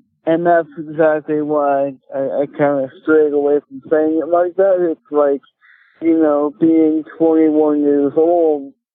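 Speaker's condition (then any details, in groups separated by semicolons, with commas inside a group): Cerebral palsy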